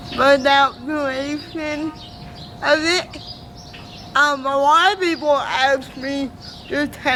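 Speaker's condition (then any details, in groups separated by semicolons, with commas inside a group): Cerebral palsy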